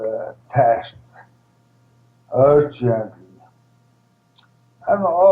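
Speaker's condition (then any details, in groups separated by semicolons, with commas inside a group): ALS, primary lateral sclerosis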